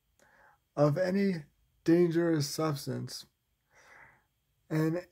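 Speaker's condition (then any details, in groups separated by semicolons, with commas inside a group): Cerebral palsy, spastic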